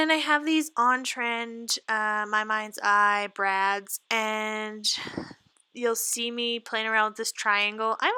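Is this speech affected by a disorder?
No.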